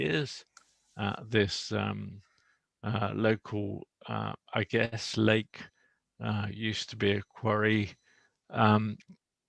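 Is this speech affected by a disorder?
Yes: motor neuron disease; speech a little slow.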